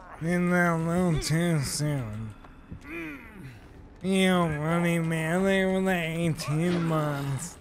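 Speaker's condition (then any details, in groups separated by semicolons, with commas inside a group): ALS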